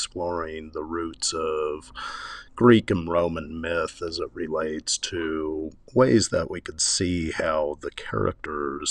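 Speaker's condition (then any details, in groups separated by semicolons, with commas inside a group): No condition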